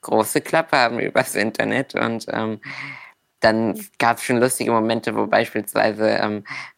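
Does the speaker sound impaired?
Yes: Duchenne muscular dystrophy; inherited, progressive muscle wasting, known since primary school, wheelchair user from the start.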